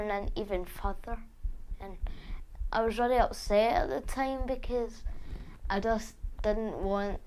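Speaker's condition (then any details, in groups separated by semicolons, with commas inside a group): Cerebral palsy; affects walking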